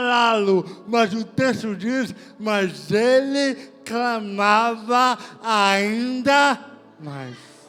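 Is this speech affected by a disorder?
Yes: cerebral palsy.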